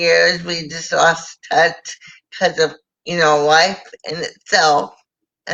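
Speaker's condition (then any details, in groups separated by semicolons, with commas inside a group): Cerebral palsy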